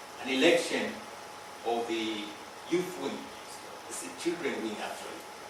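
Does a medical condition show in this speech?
No.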